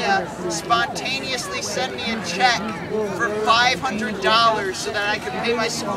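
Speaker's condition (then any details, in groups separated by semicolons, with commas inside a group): No condition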